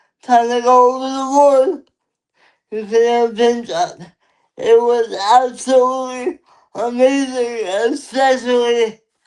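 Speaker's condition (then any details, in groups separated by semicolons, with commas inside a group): Cerebral palsy; lifelong; limited energy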